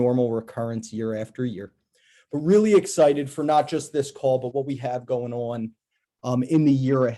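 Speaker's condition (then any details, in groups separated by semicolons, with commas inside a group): No condition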